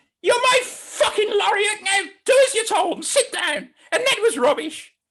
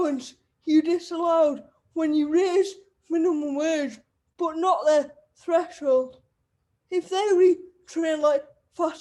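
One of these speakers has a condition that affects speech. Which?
The second: cerebral palsy; wheelchair user.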